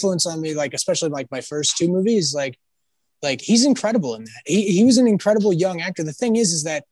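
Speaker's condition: No condition

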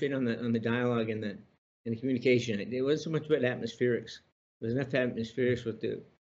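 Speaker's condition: Parkinson's disease; about 30 years since diagnosis, on Parkinson's medication, problems walking

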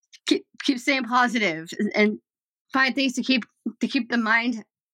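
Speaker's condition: Down syndrome; developmental disability

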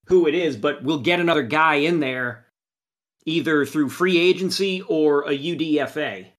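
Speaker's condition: No condition

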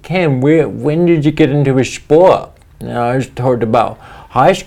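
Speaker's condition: Cerebral palsy; speech impediment, talks funny

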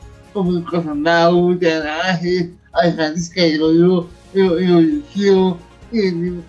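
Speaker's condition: Cerebral palsy; near death as newborn

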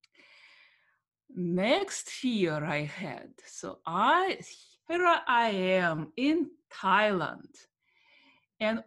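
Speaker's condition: Stuttering; formerly severe with facial contortion and pushed words, doctors unhelpful, improved with coaches; sometimes speaks with flow; deep breath then slow speech, learned breathy sexy voice like Marilyn Monroe to manage stutter; prolonged sounds

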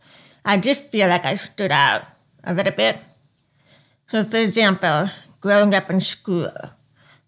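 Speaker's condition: Profound hearing loss; deaf accent, speech sounds like a perpetual cold, listeners may need repetition to understand

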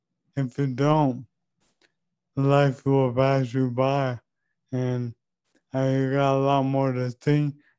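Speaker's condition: ALS; diagnosed at age 29, just before 30th birthday; 2 years since diagnosis; voice still clear, uncertain how long clear speech will last, voice banking largely completed

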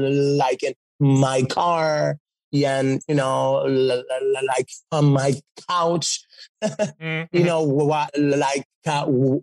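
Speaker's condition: Stutter; stutter goes away when singing; prolonged sounds

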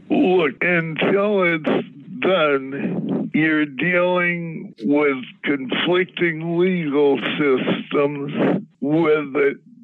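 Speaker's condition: Parkinson's disease; diagnosis led to medicinal cannabis use

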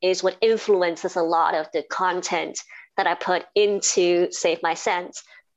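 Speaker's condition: Cleft palate and cleft lip; now clear

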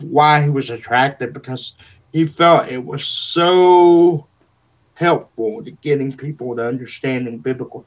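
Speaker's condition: Cerebral palsy; wheelchair user

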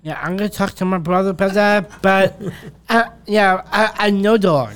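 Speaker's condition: Down syndrome; sleep apnea seen by pulmonologist; recent yawning issues

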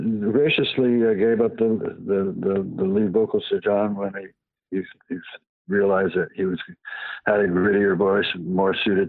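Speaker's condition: Parkinson's disease; past radiation for cancer caused some damage

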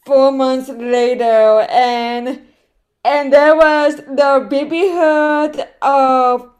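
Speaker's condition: Cerebral palsy, right side

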